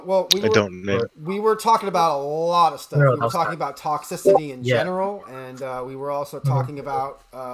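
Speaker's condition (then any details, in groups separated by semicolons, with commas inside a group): No condition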